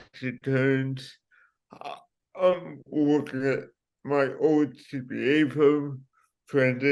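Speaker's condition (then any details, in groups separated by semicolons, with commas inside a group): Cerebral palsy; from birth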